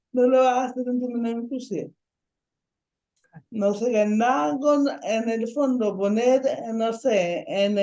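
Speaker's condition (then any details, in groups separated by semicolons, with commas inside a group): Ataxic cerebral palsy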